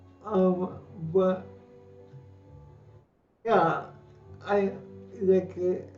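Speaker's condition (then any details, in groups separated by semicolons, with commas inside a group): Cerebral palsy; lifelong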